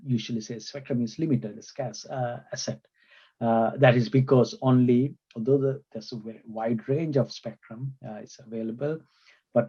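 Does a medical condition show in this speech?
No.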